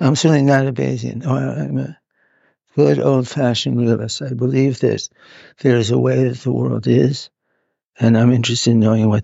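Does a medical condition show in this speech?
Yes: Parkinson's; now openly displayed.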